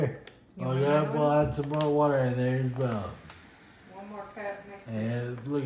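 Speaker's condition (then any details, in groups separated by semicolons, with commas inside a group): Friedreich's ataxia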